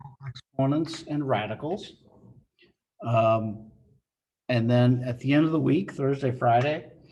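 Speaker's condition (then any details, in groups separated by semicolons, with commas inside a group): No condition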